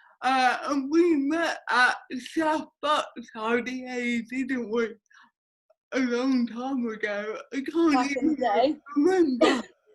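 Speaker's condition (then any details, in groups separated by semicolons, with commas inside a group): Cerebral palsy; affects speech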